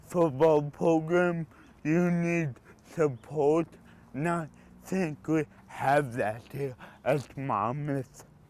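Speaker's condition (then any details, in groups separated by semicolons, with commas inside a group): Cerebral palsy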